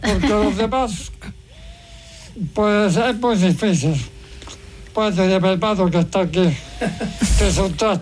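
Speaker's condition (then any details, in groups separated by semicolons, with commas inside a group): ALS; hoist needed to put to bed despite low weight; needs to clear phlegm; voice described by host as impressive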